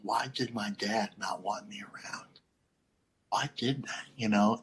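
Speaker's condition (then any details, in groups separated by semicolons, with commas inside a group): Cleft lip and palate; lisp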